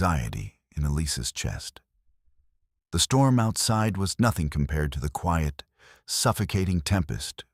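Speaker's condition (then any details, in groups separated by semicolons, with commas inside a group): No condition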